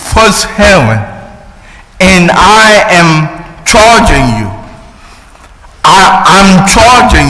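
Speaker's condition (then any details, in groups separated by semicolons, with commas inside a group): Cerebral palsy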